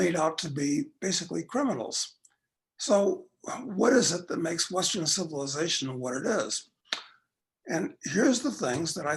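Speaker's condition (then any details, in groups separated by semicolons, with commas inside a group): No condition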